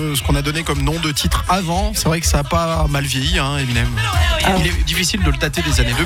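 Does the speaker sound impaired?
No.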